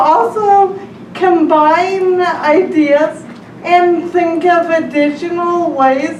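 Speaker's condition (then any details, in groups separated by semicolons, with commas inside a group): Traumatic brain injury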